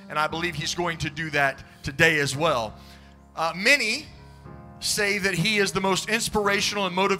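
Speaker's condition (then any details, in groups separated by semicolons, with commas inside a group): No condition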